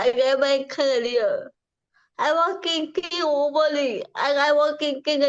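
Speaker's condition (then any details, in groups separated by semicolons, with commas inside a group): Cerebral palsy; from birth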